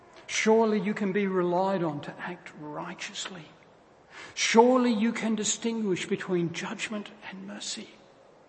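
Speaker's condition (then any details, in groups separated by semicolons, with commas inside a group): No condition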